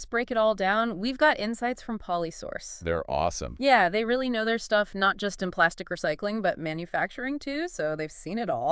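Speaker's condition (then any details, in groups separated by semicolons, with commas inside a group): No condition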